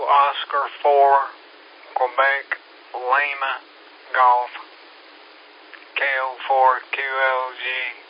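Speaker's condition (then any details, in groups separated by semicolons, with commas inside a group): Parkinson's; recently started wearing fall monitor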